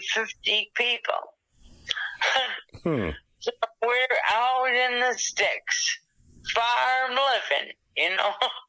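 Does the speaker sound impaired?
Yes: dysarthria after stroke; hemorrhagic stroke in left thalamus, right-sided paralysis, wheelchair, hospitalized over a month, blood reabsorption takes 1-2 years; recovering with much therapy, walked 58 feet with hemi walker, right hand makes fist, stiffness, tone problems; dysarthria from stroke, speech affected, no aphasia, cognition intact.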